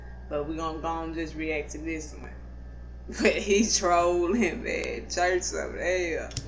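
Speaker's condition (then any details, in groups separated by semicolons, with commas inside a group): Cerebral palsy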